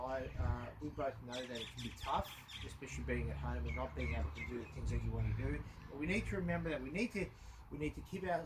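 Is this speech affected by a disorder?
No.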